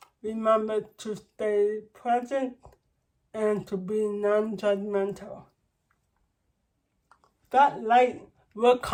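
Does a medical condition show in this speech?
Yes: cerebral palsy.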